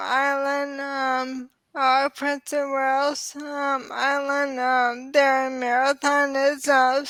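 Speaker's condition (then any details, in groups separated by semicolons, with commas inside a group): ALS; diagnosed in early 30s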